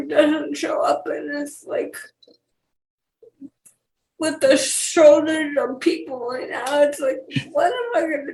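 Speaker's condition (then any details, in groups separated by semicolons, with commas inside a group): Cerebral palsy; since childhood, uses wheelchair, wears braces; age 28, needs help with most daily tasks; speech issues, uses text-to-speech and speech-to-text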